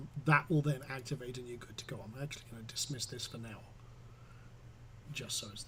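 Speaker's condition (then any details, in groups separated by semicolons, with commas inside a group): No condition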